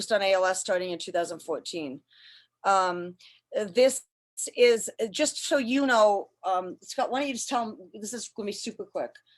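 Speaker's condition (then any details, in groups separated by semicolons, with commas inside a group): No condition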